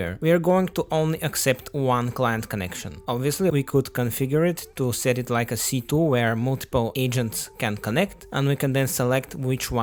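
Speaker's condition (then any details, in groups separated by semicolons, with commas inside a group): No condition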